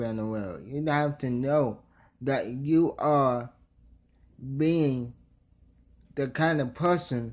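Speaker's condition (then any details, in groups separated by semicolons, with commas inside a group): Traumatic brain injury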